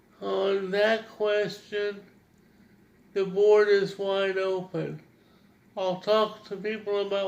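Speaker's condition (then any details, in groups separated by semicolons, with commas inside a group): Cerebral palsy; wants clearer, more precise speech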